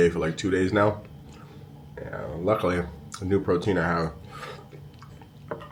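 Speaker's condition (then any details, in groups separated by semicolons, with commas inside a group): No condition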